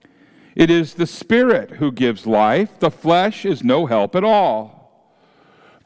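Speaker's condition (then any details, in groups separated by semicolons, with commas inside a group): No condition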